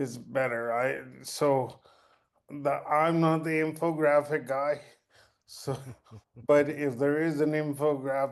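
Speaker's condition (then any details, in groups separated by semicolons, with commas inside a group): Cerebral palsy; since birth, birth complications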